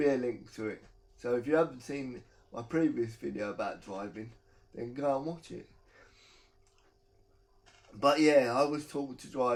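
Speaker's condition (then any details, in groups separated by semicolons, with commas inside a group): Cerebral palsy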